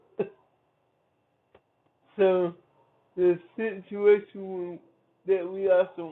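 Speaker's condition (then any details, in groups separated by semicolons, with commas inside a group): Cerebral palsy; from birth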